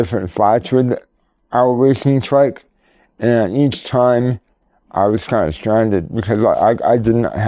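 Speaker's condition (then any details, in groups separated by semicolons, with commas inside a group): Cerebral palsy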